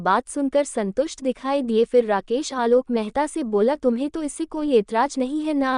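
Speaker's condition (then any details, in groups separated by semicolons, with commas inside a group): No condition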